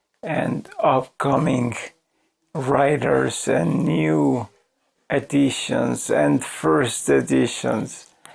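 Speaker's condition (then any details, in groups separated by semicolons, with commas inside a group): ALS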